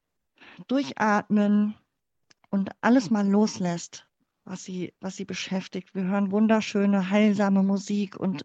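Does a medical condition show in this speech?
Yes: cleft palate; congenital, born in former GDR.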